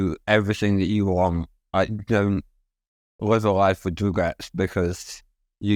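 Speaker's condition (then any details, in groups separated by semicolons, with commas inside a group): Spinal muscular atrophy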